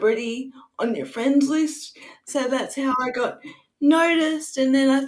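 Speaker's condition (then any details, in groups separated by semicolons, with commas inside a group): Cerebral palsy; sometimes taken for drunk on first sight on cam, speech affected on bad days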